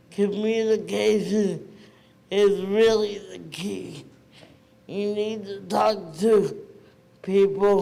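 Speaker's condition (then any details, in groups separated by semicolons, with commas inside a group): Cerebral palsy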